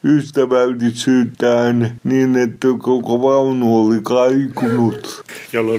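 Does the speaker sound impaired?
Yes: cerebral palsy; speech.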